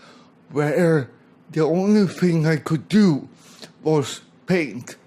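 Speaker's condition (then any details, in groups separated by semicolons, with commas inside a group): Cerebral palsy, severe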